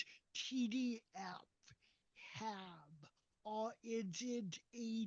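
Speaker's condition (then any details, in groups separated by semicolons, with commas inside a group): Cerebral palsy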